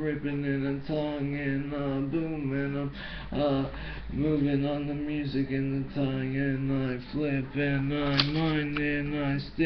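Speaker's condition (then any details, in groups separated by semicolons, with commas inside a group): Brain injury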